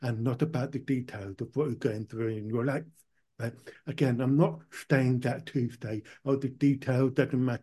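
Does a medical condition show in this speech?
Yes: profound deafness; born profoundly deaf, powerful hearing aids early, cochlear implant one ear after ear problem; hearing aids let own speech be heard, speech not too bad.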